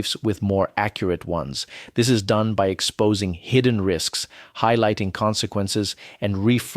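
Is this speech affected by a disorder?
No.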